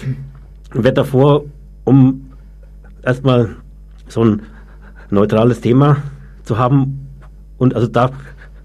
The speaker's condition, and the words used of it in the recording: Stuttering. Und also ich habe oft auch dann im ersten Kennenlernen gleich dann gesagt, ja, ich habe da ein Problem mit dem Stottern.